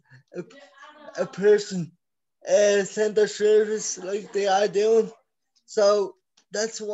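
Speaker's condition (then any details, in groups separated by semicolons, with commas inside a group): Cerebral palsy; from birth, scoliosis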